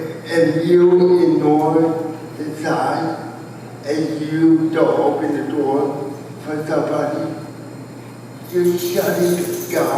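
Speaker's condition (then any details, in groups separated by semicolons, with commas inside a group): Cerebral palsy, spastic quadriplegia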